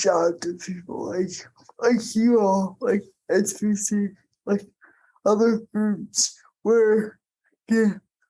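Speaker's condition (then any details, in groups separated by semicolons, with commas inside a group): Cerebral palsy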